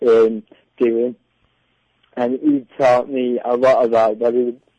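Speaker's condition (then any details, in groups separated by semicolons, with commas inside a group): Cerebral palsy; back training straightened posture and shoulders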